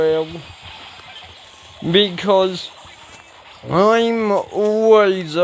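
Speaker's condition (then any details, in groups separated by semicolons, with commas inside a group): Ataxia; speech recently worse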